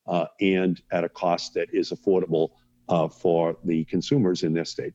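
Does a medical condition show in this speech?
No.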